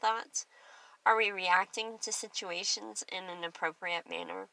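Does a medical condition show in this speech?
Yes: cleft lip and palate; congenital, past surgeries, wears hearing aids; clear speech.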